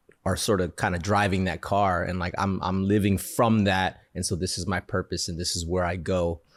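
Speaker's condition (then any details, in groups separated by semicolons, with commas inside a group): No condition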